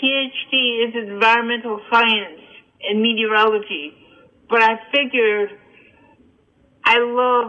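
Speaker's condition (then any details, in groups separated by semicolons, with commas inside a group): Cerebral palsy and hearing loss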